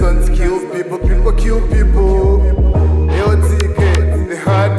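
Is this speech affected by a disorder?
No.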